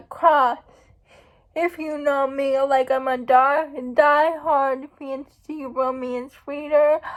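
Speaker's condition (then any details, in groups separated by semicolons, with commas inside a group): Cerebral palsy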